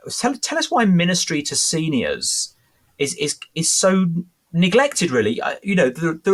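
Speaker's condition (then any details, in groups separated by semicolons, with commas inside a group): No condition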